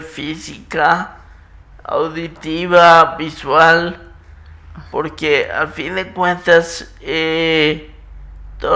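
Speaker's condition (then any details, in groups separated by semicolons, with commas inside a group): Muscular dystrophy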